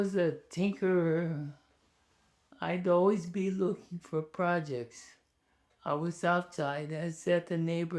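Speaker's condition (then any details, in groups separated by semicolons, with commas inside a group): ALS; speech challenging, short of breath speaking, lacks inflection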